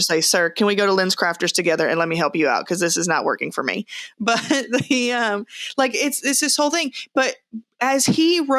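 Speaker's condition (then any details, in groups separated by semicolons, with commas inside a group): No condition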